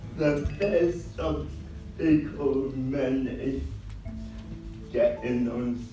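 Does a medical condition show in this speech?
Yes: cerebral palsy; predicted at birth never to talk.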